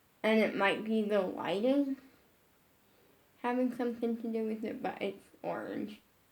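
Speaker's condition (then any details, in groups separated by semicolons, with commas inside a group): Brain injury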